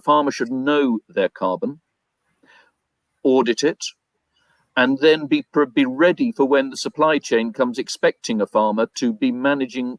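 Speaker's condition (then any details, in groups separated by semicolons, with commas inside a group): No condition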